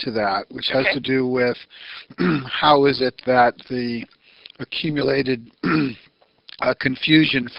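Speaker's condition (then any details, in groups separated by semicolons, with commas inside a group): No condition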